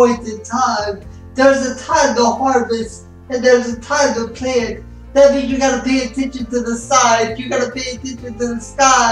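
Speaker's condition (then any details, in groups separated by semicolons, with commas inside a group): Spastic cerebral palsy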